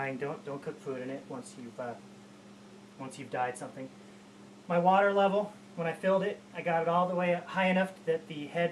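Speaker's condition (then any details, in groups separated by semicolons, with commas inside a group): No condition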